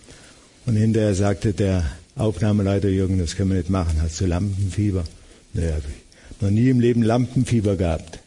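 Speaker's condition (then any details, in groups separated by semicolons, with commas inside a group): Parkinson's disease; began with resting hand tremor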